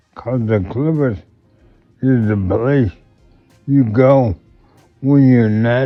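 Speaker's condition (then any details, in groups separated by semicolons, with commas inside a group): Multiple sclerosis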